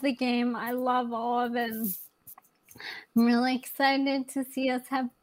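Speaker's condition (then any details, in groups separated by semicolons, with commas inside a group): ALS; young onset, young woman living with ALS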